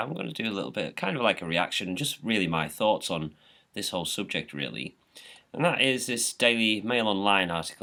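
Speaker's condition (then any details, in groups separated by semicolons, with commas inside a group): No condition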